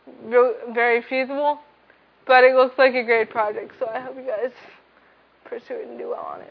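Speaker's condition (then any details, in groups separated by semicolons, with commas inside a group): Cerebral palsy; spastic quadriplegic cerebral palsy, tight muscles, clumsy movements in all four limbs, very limited hand control; types slowly with one finger, Dragon Dictate voice dictation, Kurzweil and VoiceOver screen readers for reading trouble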